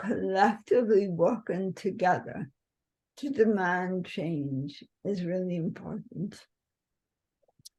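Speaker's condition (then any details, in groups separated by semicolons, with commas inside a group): Cerebral palsy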